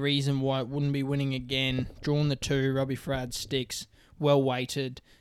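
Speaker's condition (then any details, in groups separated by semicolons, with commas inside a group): No condition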